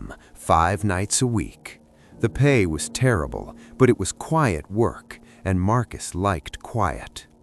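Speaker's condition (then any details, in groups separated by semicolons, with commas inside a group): No condition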